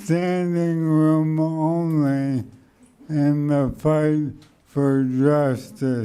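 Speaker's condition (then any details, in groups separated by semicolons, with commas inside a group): Motor neuron degeneration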